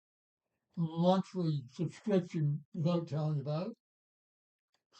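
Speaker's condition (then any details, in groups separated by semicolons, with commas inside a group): Parkinson's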